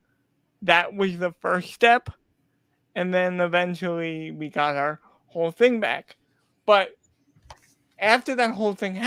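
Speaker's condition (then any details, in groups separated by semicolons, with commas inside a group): Cerebral palsy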